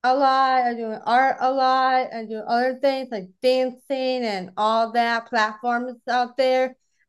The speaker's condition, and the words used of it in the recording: Down syndrome. Uh, hopefully you can understand her.